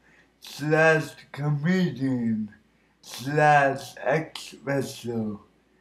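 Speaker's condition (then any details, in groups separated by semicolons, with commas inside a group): Cerebral palsy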